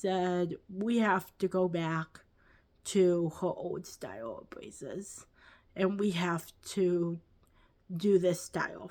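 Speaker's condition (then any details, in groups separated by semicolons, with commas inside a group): Cerebral palsy; lifelong, ankle-foot orthoses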